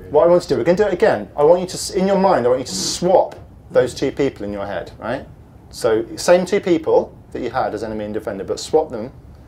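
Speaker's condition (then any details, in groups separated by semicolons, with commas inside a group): No condition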